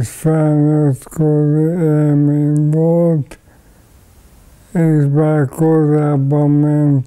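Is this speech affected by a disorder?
Yes: ALS; weakened after viral infection, leg discomfort, barely able to lift.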